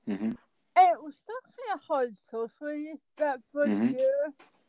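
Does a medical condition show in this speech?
Yes: cerebral palsy; cerebral palsy from accident at birth, speech affected, ambulatory, learning disabilities.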